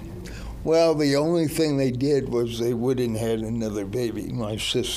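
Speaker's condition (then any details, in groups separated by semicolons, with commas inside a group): Cerebral palsy; present from birth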